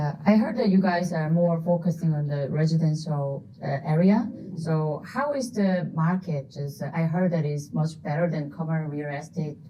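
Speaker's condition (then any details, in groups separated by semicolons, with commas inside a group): No condition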